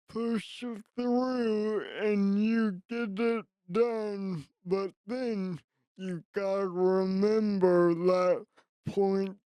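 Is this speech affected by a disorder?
Yes: traumatic brain injury; sports injury, emergency surgery, right-side ataxia or shaking; left-side driving adaptations, relearned movement, marathon training; initially could not speak, used signs before speech returned.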